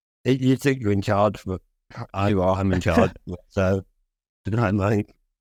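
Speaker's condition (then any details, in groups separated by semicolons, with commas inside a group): Spinal muscular atrophy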